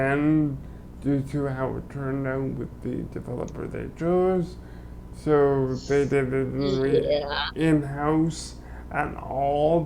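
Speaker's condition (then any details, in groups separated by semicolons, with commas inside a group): Cerebral palsy; limbs affected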